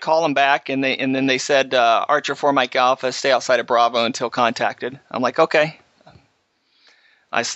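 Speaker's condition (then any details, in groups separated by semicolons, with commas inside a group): No condition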